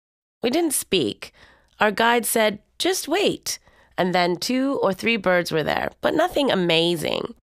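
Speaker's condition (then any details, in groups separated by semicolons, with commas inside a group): No condition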